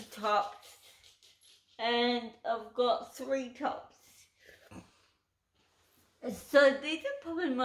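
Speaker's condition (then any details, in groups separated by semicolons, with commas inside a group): Cerebral palsy; uses wheelchair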